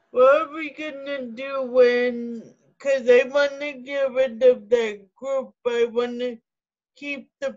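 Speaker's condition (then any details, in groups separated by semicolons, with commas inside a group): Cerebral palsy, spastic ataxic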